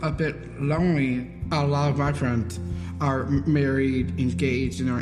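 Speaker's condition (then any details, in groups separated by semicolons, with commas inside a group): Down syndrome; congenital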